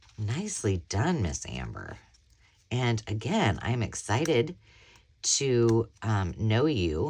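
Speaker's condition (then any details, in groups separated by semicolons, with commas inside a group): No condition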